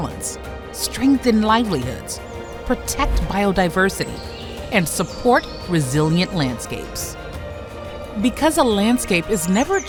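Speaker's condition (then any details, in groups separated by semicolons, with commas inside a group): No condition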